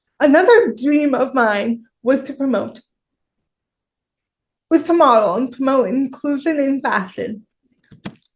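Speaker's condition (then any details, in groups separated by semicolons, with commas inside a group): Cerebral palsy; severe, wheelchair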